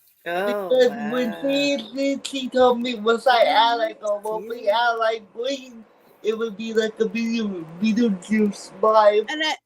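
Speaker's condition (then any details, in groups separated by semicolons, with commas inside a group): Cerebral palsy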